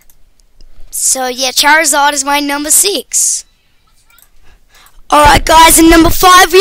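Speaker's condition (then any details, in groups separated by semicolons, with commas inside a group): No condition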